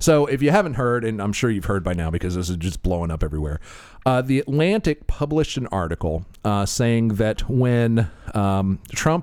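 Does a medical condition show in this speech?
No.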